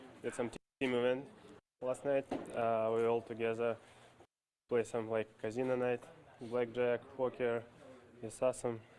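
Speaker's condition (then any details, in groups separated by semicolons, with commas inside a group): No condition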